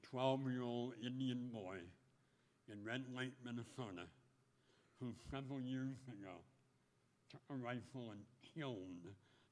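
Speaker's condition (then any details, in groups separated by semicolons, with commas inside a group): Speech impediment; taught tongue movement at 12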